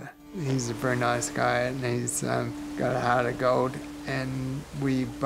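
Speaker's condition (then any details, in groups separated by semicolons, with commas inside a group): Multiple sclerosis; diagnosed about 13 years ago, progressive, fatigue, unsteady walking; slurred like drunk as day progresses with fatigue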